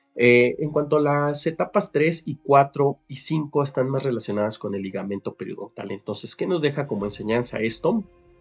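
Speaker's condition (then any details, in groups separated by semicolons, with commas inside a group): No condition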